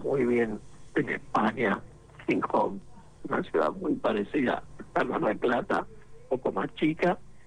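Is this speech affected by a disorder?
Yes: laryngectomy, esophageal speech; esophageal voice, very hard to relearn, sounds fairly clear, no assistive device.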